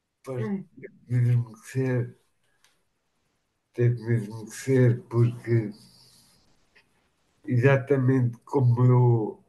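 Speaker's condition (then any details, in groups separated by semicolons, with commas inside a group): Machado-Joseph disease (sca3)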